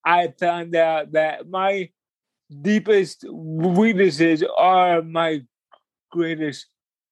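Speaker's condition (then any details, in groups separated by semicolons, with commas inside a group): Cerebral palsy; slower movement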